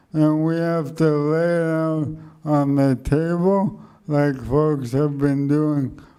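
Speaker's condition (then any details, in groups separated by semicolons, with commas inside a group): Motor neuron degeneration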